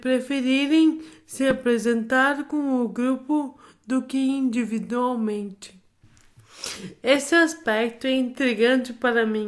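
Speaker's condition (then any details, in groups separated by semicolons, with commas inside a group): Amyotrophic lateral sclerosis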